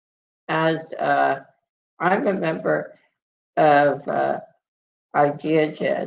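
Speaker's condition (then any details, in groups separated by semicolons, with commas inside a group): Muscular dystrophy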